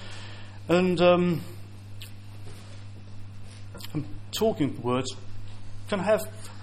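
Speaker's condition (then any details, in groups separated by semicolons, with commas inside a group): Stammer; audible stammer; repeated words, blocks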